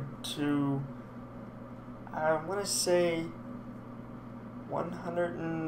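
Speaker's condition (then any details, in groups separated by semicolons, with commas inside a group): Cerebral palsy; affects muscle movement, intellect unaffected, eight major surgeries; diagnosed around age one, last major surgery six years ago; speech sometimes affected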